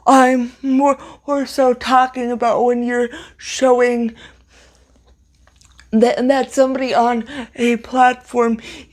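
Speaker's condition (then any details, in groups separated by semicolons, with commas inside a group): Cerebral palsy, severe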